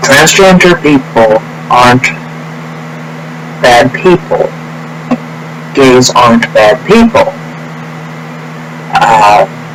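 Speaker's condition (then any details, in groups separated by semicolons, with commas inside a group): No condition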